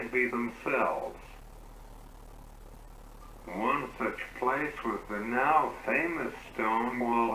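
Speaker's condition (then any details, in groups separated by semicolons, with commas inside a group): Cerebral palsy; uses wheelchair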